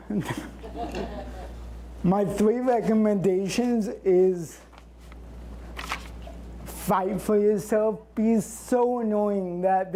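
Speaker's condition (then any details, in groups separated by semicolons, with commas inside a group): Cerebral palsy; since birth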